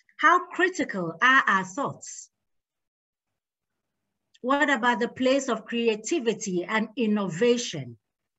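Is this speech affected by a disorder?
No.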